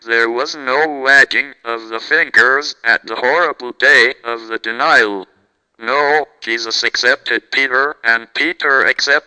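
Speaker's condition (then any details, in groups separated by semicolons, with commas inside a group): Cerebral palsy, speech-generating device; present from birth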